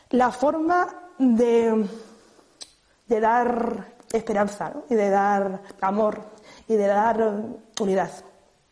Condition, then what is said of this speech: Stuttering. ¿Ves? Estoy tartamudeando, pero me da igual, porque soy como soy.